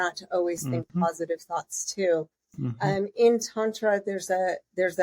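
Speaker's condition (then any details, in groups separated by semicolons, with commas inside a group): No condition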